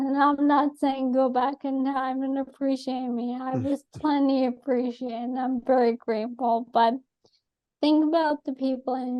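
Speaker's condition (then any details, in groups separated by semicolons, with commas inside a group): ALS; atypical case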